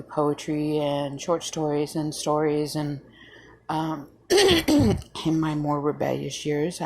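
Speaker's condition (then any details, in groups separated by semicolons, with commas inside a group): No condition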